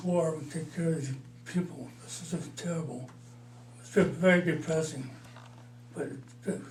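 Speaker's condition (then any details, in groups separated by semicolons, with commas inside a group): Parkinson's disease; mild, about four years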